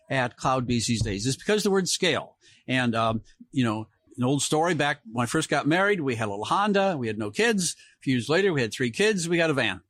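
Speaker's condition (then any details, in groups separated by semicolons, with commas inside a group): No condition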